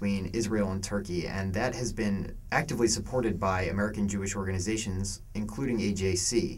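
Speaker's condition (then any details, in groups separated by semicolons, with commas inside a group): No condition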